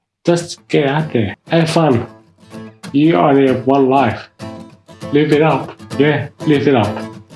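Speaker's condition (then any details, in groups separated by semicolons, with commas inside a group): Mild cerebral palsy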